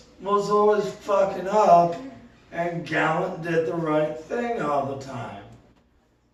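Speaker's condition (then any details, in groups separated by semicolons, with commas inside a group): Cerebral palsy; movement disorder since childhood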